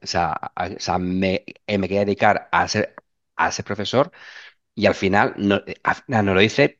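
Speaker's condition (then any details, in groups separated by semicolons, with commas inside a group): Stuttering; since childhood; sometimes stutters more than usual in class, pauses, laughs it off; repeated sounds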